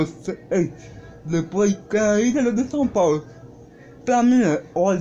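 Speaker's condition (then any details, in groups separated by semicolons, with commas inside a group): Cerebral palsy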